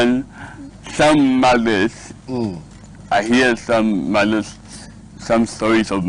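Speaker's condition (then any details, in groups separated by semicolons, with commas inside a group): Cerebral palsy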